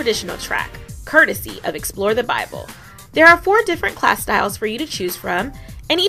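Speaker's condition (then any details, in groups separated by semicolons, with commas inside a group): No condition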